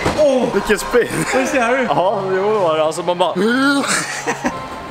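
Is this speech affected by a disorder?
No.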